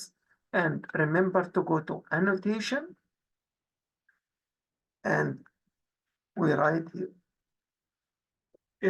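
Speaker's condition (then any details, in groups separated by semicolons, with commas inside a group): No condition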